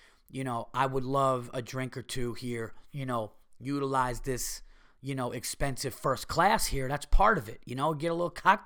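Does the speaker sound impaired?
No.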